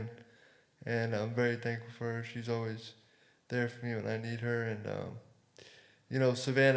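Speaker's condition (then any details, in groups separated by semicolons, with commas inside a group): Cerebral palsy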